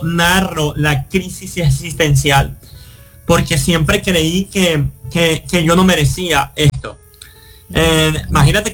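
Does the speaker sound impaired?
Yes: cleft lip and palate; congenital cleft lip and complete cleft palate, no palatal bone, nasal passages joined, seven surgeries; nasal passage still open after seven surgeries; born with no chance of speaking, now speaks, speaks a lot.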